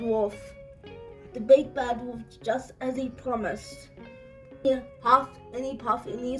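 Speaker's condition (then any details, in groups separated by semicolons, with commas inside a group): Cerebral palsy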